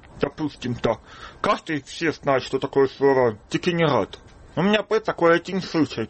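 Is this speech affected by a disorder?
Yes: deafness; congenital deafness, kindergarten with hearing children, then school for the deaf, no hearing aid in childhood; speaks little, lip-reads.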